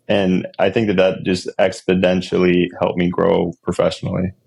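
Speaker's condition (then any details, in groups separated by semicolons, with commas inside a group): No condition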